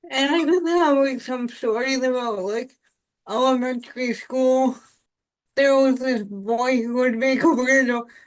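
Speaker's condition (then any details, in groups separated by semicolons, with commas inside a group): Cerebral palsy; all four limbs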